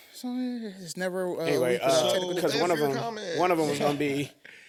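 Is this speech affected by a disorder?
No.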